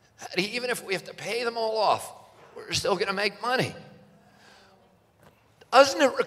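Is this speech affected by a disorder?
Yes: spasmodic dystonia; very strong voice lost at onset, host notes vocal cord voice, not sick or upset.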